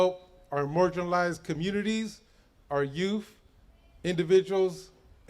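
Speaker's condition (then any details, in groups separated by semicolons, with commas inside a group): No condition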